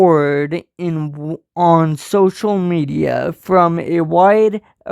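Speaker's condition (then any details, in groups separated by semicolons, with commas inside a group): Cerebral palsy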